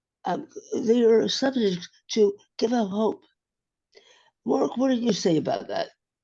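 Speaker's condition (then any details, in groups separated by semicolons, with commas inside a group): Acquired brain injury; ongoing recovery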